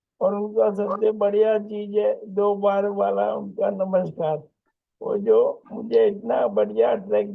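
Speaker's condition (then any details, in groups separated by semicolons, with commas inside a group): Motor neurone disease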